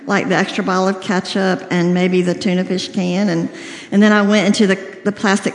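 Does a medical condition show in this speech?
Yes: cleft lip and palate, severe.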